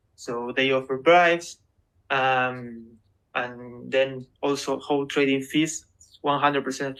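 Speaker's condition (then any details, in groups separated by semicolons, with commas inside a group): No condition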